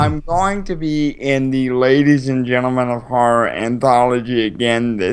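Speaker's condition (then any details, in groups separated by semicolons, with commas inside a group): Cerebral palsy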